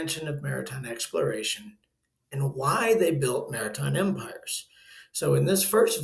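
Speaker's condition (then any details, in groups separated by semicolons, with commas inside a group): No condition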